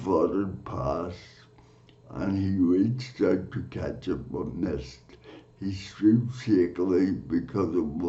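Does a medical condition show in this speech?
Yes: cerebral palsy; from birth.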